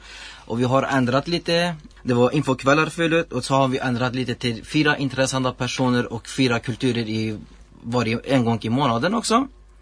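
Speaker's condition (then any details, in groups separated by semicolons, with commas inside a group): No condition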